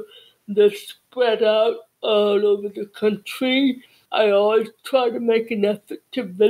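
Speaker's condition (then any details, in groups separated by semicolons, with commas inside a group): Cerebral palsy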